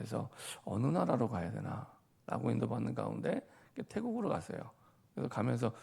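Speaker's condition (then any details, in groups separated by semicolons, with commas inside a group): No condition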